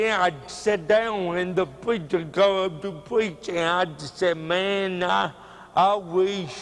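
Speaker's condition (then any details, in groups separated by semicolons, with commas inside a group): Cerebral palsy; speech hard to understand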